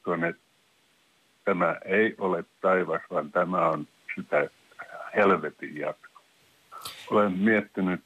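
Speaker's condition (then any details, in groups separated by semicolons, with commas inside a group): Aphasia after brain haemorrhage; aphasia from brain haemorrhage in spring, around age 72; after onset lost all speech, five-language skills, writing, reading, recognition of friends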